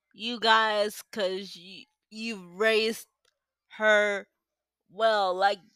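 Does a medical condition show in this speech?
Yes: cerebral palsy.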